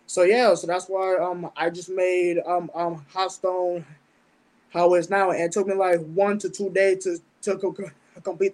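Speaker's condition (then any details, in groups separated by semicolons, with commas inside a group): Stutter; mild stutter since about age 10; fears stuttering on certain words, avoids long talking on stage; repeated sounds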